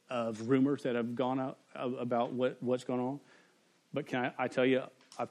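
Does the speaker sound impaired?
Yes: stuttering; much worse through school years, variable with bad days; pretty fluent currently; pretty fluent now, some days unable to say own name; here repeated sounds, repeated words.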